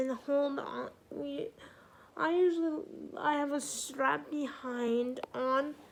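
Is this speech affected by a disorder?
Yes: cerebral palsy, spastic quadriplegic.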